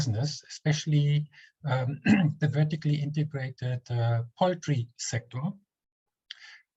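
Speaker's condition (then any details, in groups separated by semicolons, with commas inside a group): No condition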